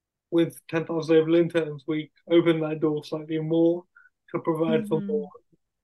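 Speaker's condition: Cerebral palsy; acquired brain injury

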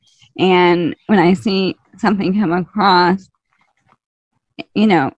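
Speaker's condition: ALS; slow progressing ALS, diagnosed February 2004 by neurologist, about 17 years since diagnosis

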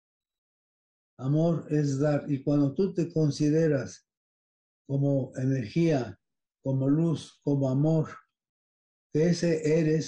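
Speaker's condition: Parkinson's disease; balance

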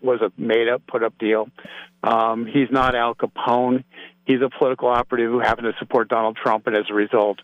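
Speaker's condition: No condition

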